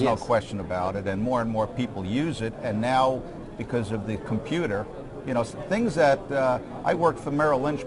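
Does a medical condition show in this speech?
No.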